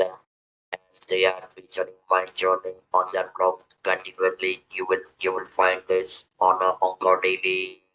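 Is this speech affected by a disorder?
Yes: throat cancer, electrolarynx user.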